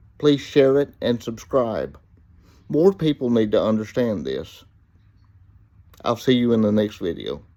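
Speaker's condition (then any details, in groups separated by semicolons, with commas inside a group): Cerebral palsy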